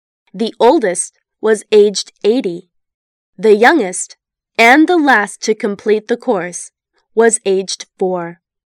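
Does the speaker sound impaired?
No.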